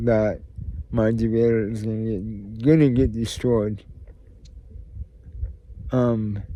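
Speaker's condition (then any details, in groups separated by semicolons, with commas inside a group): Cerebral palsy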